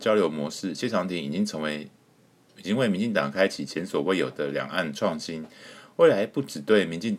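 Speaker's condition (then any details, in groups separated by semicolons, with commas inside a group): No condition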